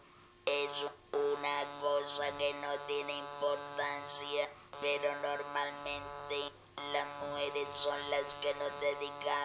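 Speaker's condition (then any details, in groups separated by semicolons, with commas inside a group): Total laryngectomy; laryngeal cancer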